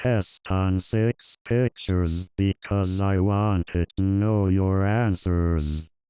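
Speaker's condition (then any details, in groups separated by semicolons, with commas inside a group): Cerebral palsy, athetoid type, speech-generating device; uses AAC speech device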